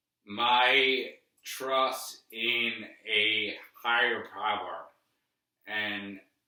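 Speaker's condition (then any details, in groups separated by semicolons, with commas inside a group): Brain injury; affects how he talks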